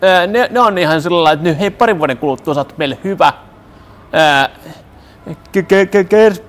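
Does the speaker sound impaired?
Yes: stuttering; frequent whole-word and part-word repetitions, some restarts; here repeated sounds, repeated words.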